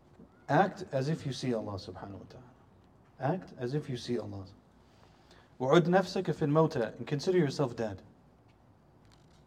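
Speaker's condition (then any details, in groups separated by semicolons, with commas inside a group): No condition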